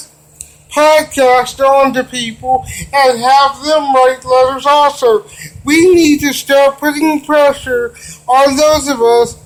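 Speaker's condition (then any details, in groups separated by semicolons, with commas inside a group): Cerebral palsy; wheelchair user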